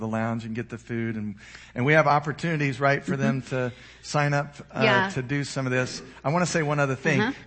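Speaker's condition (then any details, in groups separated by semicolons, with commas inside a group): No condition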